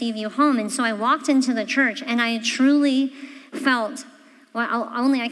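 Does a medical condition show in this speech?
Yes: cleft palate; congenital.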